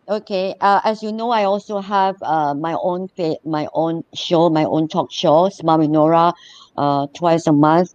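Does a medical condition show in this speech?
Yes: cleft lip and palate; born with speech impediment from palate break, about 1 to 1.5 years speech therapy.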